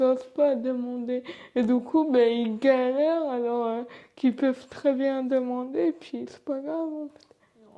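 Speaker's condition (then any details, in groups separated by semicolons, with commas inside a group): Cerebral palsy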